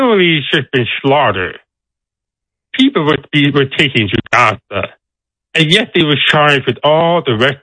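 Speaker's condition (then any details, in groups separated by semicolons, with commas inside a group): Deafness; deaf accent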